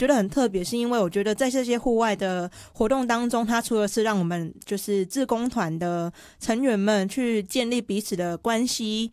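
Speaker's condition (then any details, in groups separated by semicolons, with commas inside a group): Hearing impairment; uses hearing aids, removed for water activities like river tracing, cannot hear without; clear articulation per host, self-reports sometimes slightly unclear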